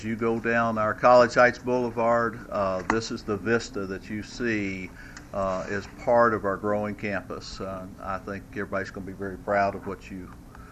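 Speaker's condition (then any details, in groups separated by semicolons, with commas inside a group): No condition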